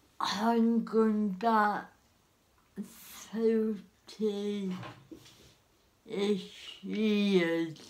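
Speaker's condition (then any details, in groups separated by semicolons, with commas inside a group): Cerebral palsy; spastic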